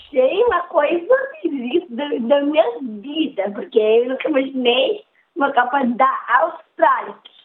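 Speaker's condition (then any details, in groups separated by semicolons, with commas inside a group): Down syndrome; already talking when small, began stuttering after 2.5-year move to Germany, development somewhat delayed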